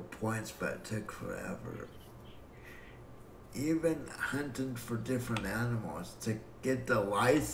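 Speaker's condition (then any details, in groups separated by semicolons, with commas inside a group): Cerebral palsy; breathing fine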